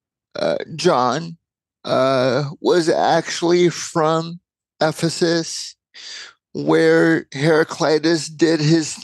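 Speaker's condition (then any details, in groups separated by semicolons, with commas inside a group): Cerebral palsy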